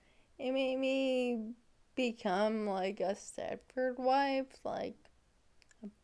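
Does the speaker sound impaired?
Yes: Friedreich's ataxia; wheelchair user.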